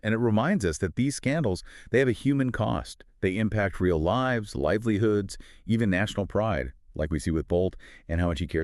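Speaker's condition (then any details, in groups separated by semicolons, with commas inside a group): No condition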